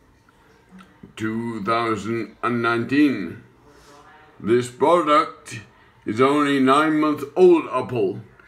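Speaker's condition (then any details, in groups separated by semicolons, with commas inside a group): Acquired brain injury, ataxia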